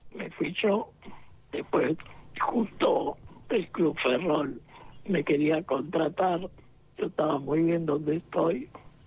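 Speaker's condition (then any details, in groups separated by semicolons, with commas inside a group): Laryngectomy, esophageal speech; total laryngectomy for cancer of larynx and vocal cords, four complicated operations, totally mute after surgery; esophageal voice, very hard to relearn, sounds fairly clear, no assistive device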